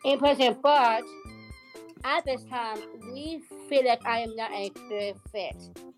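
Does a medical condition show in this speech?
Yes: Down syndrome; present from birth.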